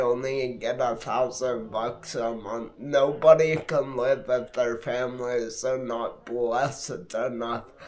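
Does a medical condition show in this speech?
Yes: multiple sclerosis.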